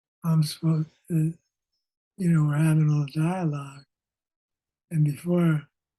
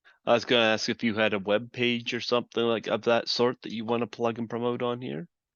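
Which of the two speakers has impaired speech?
The first: Parkinson's disease; progressing; lost former character voice.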